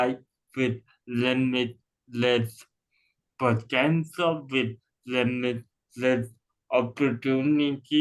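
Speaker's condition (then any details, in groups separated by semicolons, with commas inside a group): Cerebral palsy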